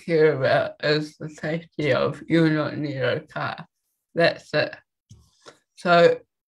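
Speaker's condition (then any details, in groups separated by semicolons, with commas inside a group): Cerebral palsy; walks, no wheelchair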